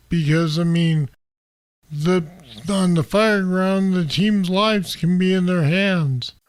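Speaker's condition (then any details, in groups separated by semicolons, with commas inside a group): Parkinson's disease; deep brain stimulators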